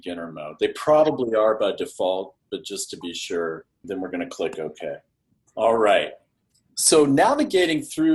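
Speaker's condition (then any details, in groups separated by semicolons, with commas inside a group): No condition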